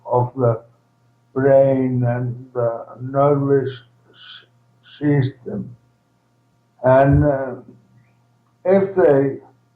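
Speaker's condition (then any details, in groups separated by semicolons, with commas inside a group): ALS, primary lateral sclerosis, PLS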